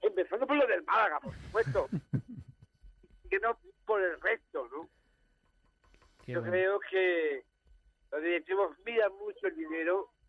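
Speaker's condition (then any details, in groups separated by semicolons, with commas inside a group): Down syndrome; genetic, extra chromosome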